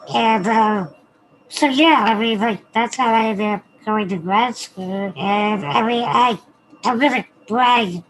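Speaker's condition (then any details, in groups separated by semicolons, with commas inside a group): Spinal muscular atrophy; speaks with trach and ventilator, slightly clearer now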